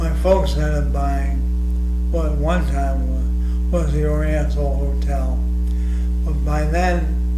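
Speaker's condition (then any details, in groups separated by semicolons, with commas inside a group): ALS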